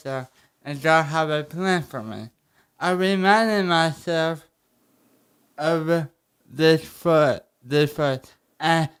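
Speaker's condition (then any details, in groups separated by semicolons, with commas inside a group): Cerebral palsy; spine surgery; able to walk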